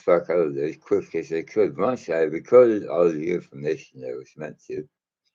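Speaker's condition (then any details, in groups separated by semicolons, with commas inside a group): Mouth cancer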